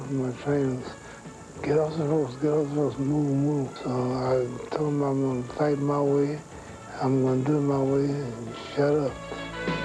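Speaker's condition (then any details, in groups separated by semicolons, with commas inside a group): Parkinson's syndrome; over 10 years, no tremor, no weakness; sometimes slurred speech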